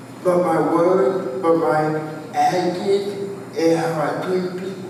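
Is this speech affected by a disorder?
Yes: cerebral palsy, spastic quadriplegia.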